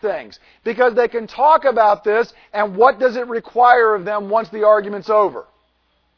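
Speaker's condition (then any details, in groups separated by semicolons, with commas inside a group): No condition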